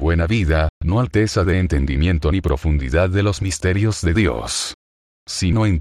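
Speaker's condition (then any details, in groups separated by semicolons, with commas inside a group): No condition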